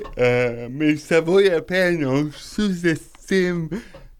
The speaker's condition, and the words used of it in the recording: Cerebral palsy. C'est un fauteuil roulant, je parle un peu bizarre dans mon...